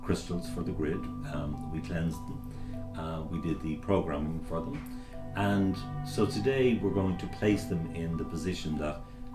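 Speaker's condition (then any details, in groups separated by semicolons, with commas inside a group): No condition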